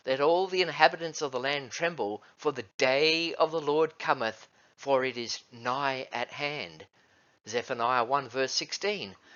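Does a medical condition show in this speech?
No.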